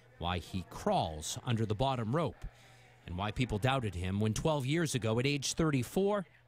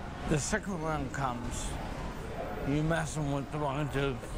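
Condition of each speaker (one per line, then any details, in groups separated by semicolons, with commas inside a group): No condition
Cerebral palsy; birth brain injury, affects motor skills; needs help walking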